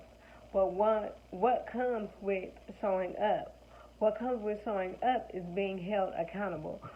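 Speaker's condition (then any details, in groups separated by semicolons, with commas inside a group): Cerebral palsy, spastic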